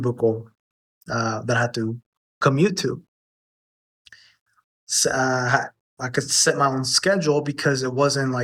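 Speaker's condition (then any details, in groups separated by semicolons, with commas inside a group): No condition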